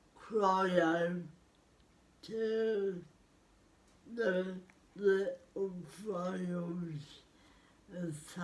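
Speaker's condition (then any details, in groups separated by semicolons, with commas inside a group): Cerebral palsy; spastic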